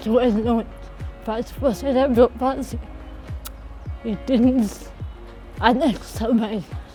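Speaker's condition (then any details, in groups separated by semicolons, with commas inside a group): Cerebral palsy; since birth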